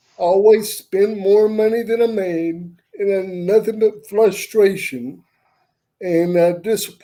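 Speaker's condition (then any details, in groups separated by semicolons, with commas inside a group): Cerebral palsy; wheelchair user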